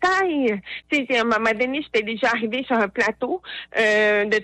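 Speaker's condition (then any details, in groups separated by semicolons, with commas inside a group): Hard of hearing; not very visible, daily obstacles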